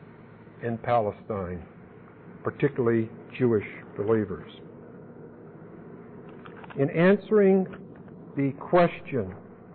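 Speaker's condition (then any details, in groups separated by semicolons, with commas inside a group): No condition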